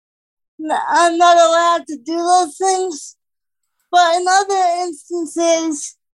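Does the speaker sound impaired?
Yes: cerebral palsy; oxygen loss during emergency birth, Albany Medical Center, 2 pounds, diagnosed age 2, wheelchair from 4; 28 years old, about 26 years since diagnosis; some speech difficulty from oxygen loss.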